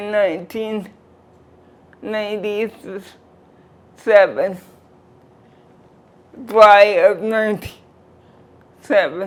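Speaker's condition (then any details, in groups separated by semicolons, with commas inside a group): Cerebral palsy; present from birth, affects hands and whole arms; 46 years, lifelong; speech hard to understand, comprehension unaffected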